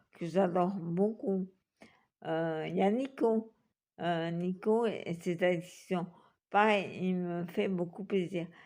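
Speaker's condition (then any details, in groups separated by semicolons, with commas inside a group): Multiple sclerosis; back pain cuts off breathing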